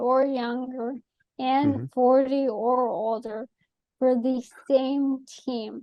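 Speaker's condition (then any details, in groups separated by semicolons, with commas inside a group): ALS; atypical case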